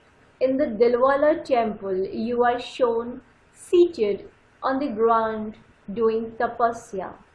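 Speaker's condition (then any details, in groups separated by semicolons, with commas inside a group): No condition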